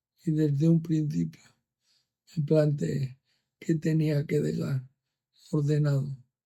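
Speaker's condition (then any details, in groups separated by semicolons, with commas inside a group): ALS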